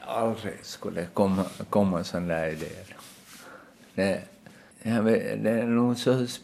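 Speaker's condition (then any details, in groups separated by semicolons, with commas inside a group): Aphasia after brain injury; word-finding difficulty, circumlocution, could not speak at first after injury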